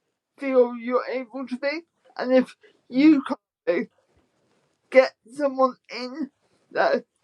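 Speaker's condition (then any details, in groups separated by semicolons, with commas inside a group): Spastic quadriplegic cerebral palsy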